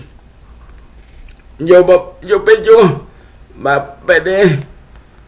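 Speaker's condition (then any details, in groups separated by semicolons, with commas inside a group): Cerebral palsy; speech affected by cerebral palsy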